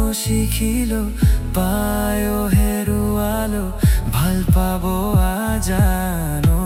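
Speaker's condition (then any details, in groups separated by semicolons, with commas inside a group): No condition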